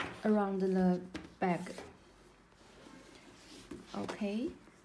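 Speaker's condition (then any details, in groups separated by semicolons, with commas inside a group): No condition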